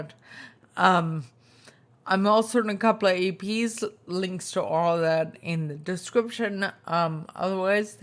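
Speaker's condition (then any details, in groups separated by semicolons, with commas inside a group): Spinocerebellar ataxia type 2, SCA2; tongue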